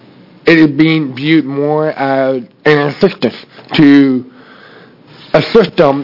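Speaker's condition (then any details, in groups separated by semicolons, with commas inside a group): Deafness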